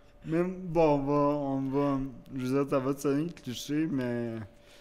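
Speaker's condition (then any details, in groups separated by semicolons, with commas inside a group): Cerebral palsy; wheelchair use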